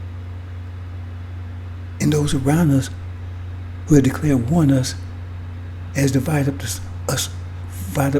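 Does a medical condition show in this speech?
No.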